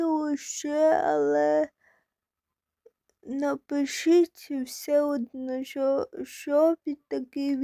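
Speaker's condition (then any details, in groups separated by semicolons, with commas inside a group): Cerebral palsy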